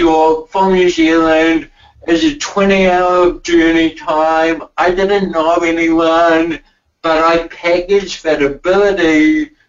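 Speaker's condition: Cerebral palsy; cerebral palsy from birth

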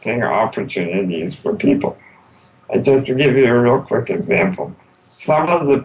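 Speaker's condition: Spinal muscular atrophy; not expected to live long

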